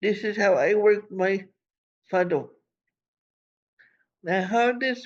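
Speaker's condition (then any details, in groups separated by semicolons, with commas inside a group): Cerebral palsy; from birth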